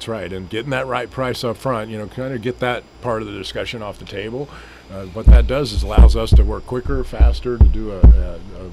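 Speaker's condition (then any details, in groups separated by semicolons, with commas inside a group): No condition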